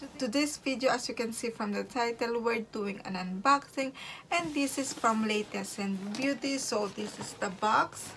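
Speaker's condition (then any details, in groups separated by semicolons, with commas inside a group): No condition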